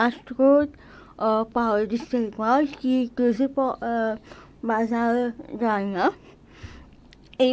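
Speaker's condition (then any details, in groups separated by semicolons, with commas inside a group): Cerebral palsy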